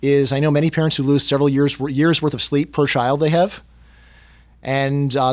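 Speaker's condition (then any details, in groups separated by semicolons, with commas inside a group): No condition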